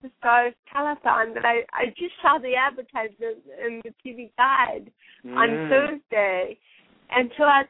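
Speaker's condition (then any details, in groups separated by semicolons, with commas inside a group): Cerebral palsy; since birth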